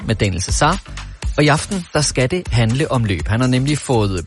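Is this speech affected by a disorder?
No.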